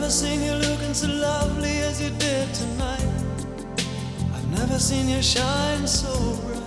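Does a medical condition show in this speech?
No.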